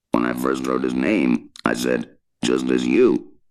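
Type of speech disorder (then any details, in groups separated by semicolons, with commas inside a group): Electrolarynx speech; larynx removed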